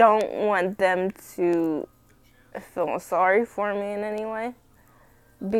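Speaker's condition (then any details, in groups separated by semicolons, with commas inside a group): Cerebral palsy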